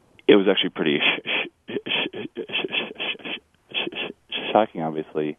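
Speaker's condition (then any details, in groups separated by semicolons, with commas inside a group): Stuttering; stuttering since earliest memory, past speech therapy, none since about age 25-26; still stutters as adult, acceptance and openness said to improve fluency; blocks, fluent when singing or rapping, very fluent watching breathing and phrasing words; repeated sounds, prolonged sounds, blocks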